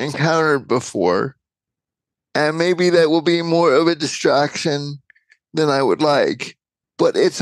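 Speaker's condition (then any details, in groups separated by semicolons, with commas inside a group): Cerebral palsy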